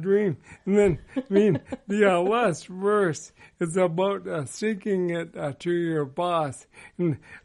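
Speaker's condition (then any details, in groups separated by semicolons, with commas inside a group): ALS; progressive motor neuron disease, slower progression than most; over 12 years since diagnosis, worsening daily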